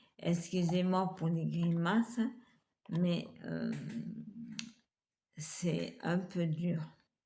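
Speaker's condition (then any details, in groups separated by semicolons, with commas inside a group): Multiple sclerosis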